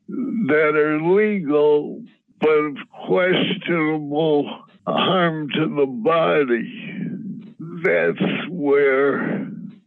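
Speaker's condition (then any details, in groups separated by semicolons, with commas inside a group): Parkinson's disease; preferred by tincture dropper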